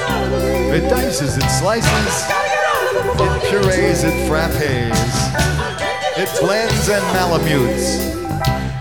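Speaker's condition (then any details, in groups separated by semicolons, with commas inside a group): No condition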